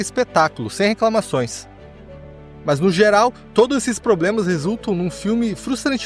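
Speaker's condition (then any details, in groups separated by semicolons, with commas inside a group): No condition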